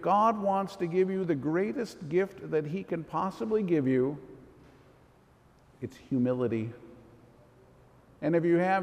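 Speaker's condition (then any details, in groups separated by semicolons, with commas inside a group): No condition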